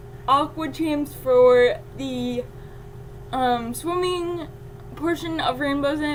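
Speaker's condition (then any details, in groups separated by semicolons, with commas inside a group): Cerebral palsy; infant ventilator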